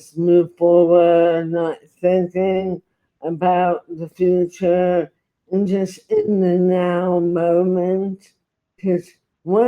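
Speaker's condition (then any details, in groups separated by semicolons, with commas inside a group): Traumatic brain injury; left arm spastic, tongue paralyzed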